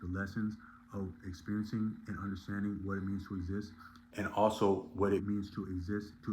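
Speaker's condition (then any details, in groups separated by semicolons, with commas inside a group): No condition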